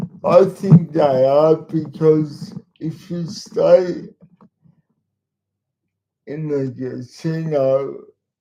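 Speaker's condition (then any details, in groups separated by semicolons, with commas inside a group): Cerebral palsy; talks slowly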